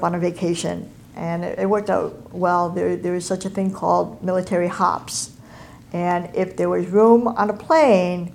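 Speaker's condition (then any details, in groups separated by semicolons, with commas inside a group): Cleft palate and cleft lip; congenital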